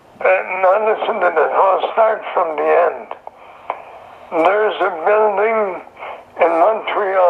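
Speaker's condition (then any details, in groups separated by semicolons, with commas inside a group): Throat cancer; survivor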